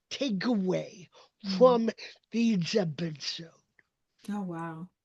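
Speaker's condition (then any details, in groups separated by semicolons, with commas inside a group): Cerebral palsy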